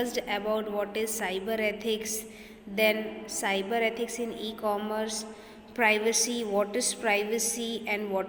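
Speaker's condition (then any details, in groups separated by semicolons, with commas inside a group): No condition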